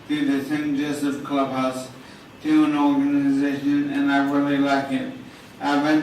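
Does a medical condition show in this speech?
Yes: traumatic brain injury; hit while cycling.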